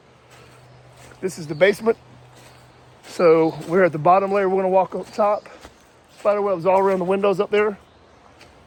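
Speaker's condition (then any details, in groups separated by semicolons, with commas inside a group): No condition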